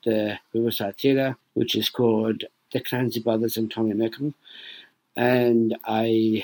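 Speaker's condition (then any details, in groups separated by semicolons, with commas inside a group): Down syndrome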